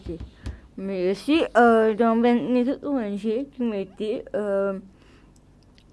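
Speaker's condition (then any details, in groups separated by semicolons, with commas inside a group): Cerebral palsy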